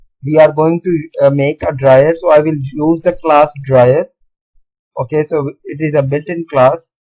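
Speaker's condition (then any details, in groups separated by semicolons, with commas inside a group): No condition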